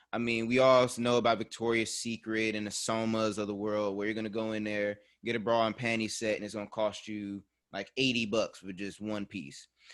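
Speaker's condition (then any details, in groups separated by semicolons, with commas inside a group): No condition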